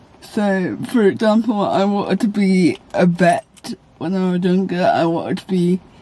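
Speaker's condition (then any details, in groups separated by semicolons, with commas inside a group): Cerebral palsy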